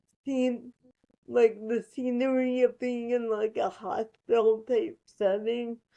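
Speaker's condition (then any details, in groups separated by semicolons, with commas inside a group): Cerebral palsy; spastic, ataxic features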